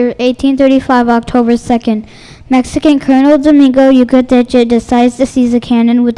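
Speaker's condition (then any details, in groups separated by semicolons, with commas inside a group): No condition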